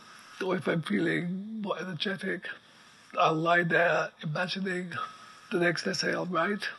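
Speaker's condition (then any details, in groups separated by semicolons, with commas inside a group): ALS; voice very weak, needs amplifier, breathing apparatus audible in background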